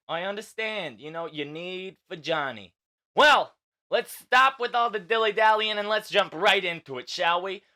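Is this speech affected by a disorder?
No.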